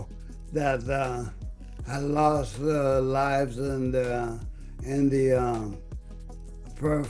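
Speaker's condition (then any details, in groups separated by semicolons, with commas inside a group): ALS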